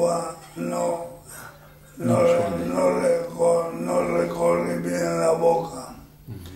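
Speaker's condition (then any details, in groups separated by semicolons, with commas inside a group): Amyotrophic lateral sclerosis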